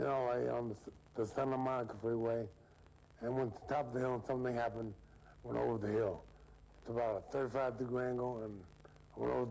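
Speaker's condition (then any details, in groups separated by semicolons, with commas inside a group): Parkinson's syndrome; sometimes slurred speech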